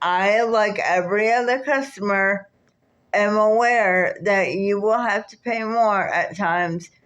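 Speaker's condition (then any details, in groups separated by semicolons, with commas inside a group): Cerebral palsy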